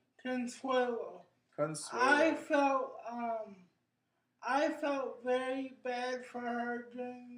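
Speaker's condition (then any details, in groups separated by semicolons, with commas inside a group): Cerebral palsy; brain injury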